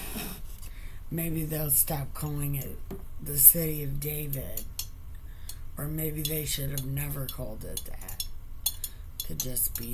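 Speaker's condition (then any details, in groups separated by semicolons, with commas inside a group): Brain injury; right tongue numb, no gag reflex, dry mouth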